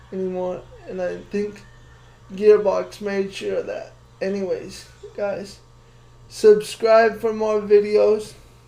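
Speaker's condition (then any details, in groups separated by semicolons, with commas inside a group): Cerebral palsy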